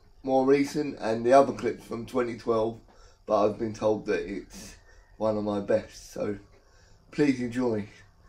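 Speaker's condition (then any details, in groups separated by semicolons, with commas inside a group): Cerebral palsy; cannot stand, performs seated; unusual voice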